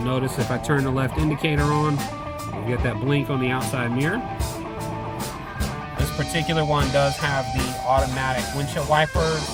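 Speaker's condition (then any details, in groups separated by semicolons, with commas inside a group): No condition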